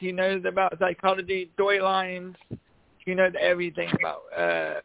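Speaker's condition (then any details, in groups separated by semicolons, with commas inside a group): Cerebral palsy; past challenges speaking up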